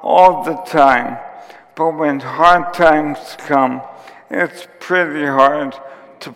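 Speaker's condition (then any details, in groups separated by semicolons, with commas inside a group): ALS; onset with tiredness and clumsiness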